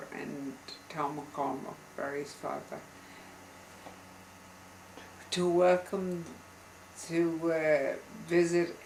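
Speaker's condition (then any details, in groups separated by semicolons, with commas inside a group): Multiple sclerosis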